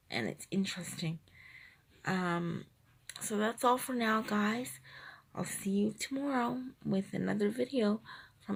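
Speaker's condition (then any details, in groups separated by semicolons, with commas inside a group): Cerebral palsy, triplegia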